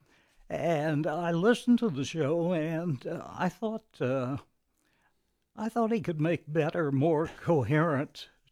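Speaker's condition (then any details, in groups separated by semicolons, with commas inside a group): Vocal dysphonia; voice felt like being strangled, host took it as natural speaking style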